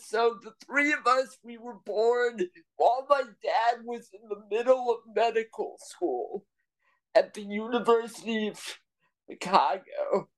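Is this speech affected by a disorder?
Yes: cerebral palsy; present from birth, brain blood vessel burst acting like stroke, walker when little, power wheelchair since age five, completely non-ambulatory; breathing struggles some days affect speech, voice lags behind thoughts when excited or nervous.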